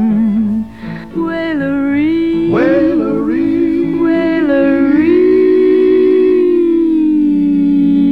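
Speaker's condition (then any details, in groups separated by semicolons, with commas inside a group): No condition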